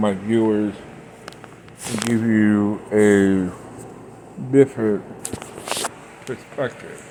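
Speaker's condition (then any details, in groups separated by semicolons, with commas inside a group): Parkinson's; speech impediment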